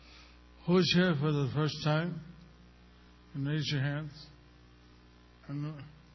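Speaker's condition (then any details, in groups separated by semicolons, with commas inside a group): Stroke with facial paralysis; hard to speak clearly due to facial paralysis, may be hard to understand, speeds up when excited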